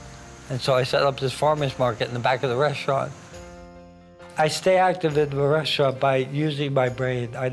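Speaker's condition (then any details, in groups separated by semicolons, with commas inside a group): ALS; hands affected; uses wheelchair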